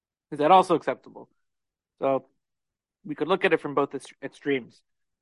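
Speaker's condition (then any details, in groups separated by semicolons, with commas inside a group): No condition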